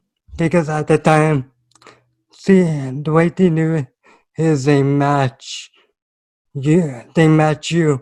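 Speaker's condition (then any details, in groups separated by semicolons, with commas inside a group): Cerebral palsy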